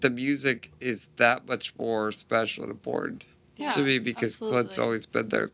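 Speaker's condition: Duchenne muscular dystrophy; no family history

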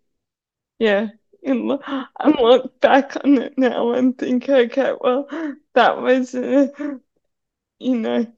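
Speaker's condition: Cerebral palsy; cerebral palsy affecting right side of body including right hand, needs hand to hold on steep stairs

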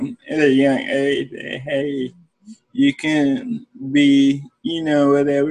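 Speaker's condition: Cerebral palsy; present from birth

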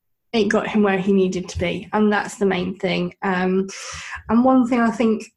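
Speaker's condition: Bilateral cleft lip and palate; congenital

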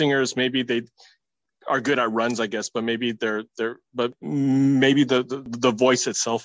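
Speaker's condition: Stutter; stuttering since at least high school; blocks in the middle of talking to groups; repeated sounds

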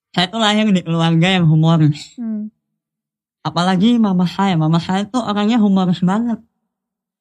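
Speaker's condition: Cleft lip (sumbing); cleft lip (celah bibir) from birth; voice affected, speech unclear by own account, concern about phone calls

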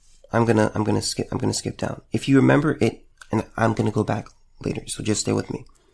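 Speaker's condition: No condition

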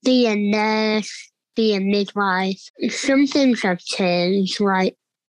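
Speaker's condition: Cleft palate; congenital

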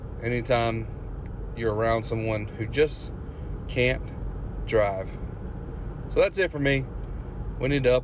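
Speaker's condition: No condition

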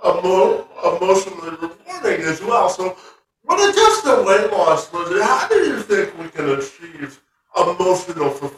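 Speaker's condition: Spastic quadriplegic cerebral palsy, severe

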